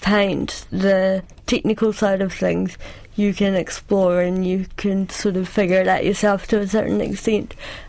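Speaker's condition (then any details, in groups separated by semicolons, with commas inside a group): Cerebral palsy; cerebral palsy since childhood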